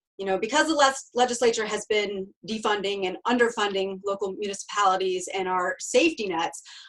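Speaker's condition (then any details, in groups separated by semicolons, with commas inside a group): No condition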